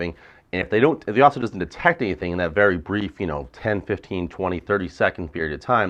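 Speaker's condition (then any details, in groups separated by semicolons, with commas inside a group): No condition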